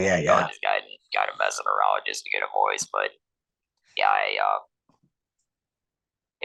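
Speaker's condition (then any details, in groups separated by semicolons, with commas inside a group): Laryngectomy, electrolarynx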